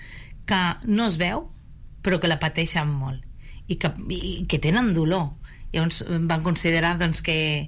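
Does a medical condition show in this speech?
No.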